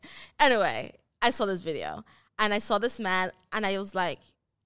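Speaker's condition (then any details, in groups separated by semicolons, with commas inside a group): No condition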